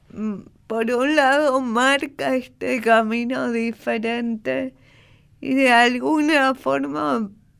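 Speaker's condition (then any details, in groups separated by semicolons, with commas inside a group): Cerebral palsy; from birth, two respiratory arrests at birth, second at 12 hours, oxygen deprivation, brain injury affecting motor function; manner of speaking and moving affected, prompting others' prejudice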